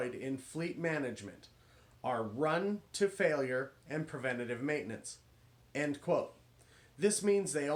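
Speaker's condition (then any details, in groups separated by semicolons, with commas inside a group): No condition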